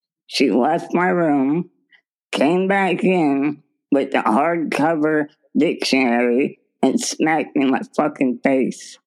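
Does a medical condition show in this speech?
Yes: spinal muscular atrophy; progressive muscle weakness, wheelchair user, told was dead 14 years ago; weighs 44 pounds, started medication to stop worsening about two months ago.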